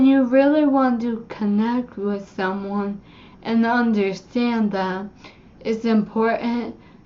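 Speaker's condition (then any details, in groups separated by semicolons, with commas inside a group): Cerebellar ataxia; caused by brain bleed, unsteady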